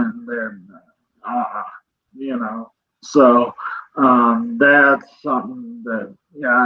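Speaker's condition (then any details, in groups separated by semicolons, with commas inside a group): Cerebral palsy; present from birth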